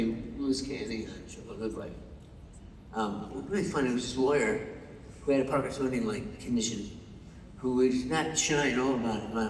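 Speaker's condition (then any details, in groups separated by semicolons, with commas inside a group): Parkinson's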